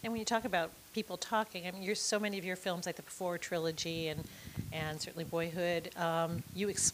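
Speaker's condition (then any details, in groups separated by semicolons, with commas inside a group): No condition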